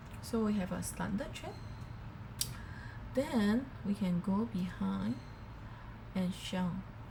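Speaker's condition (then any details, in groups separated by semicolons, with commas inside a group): No condition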